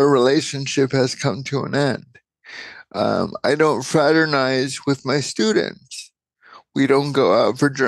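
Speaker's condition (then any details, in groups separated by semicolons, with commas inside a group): Cerebral palsy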